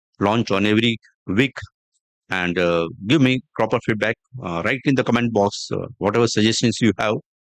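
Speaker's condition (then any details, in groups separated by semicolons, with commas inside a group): No condition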